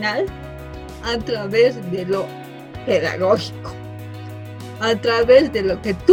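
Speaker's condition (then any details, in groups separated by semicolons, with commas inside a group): Cerebral palsy from birth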